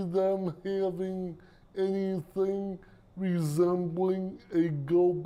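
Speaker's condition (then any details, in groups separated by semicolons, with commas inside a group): Cerebral palsy; present from birth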